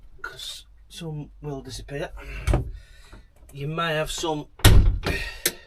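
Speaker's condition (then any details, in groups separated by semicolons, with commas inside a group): No condition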